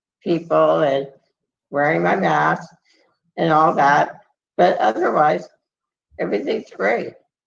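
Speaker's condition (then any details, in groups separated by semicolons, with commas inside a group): Muscular dystrophy; multiple surgeries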